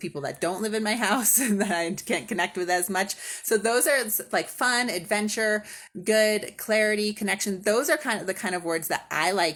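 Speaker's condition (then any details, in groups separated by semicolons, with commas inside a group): No condition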